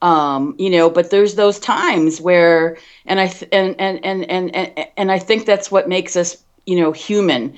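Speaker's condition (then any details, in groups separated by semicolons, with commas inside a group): Stuttering; stuttering since childhood, onset around age five, covert into early 40s, hiding meant not talking; open about stuttering for about six years, considers self bivert; repetitions of whole words, part-words and phrases, Concerned, frequent um fillers; repeated words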